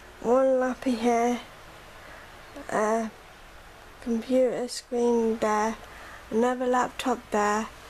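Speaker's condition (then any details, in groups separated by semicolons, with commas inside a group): Cerebral palsy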